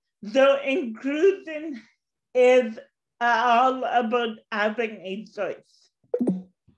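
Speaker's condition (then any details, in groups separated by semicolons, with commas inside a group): Cerebral palsy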